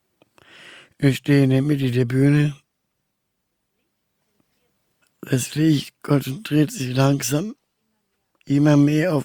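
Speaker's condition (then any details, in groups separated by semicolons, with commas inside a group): Down syndrome; trisomy 21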